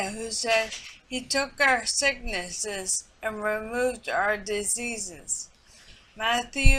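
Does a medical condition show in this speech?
Yes: multiple sclerosis; speech affected.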